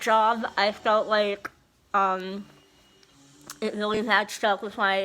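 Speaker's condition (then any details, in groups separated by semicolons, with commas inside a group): Moebius syndrome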